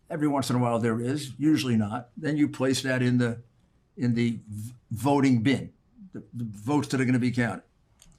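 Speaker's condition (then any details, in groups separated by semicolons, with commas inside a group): No condition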